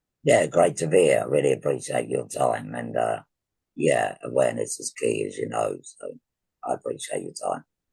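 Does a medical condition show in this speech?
Yes: laryngectomy for laryngeal cancer.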